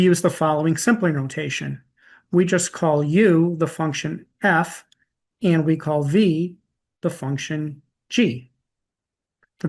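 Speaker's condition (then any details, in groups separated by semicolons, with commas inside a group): No condition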